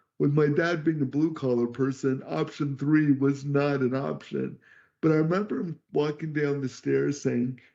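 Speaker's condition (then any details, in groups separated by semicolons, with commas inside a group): Cerebral palsy; wheelchair user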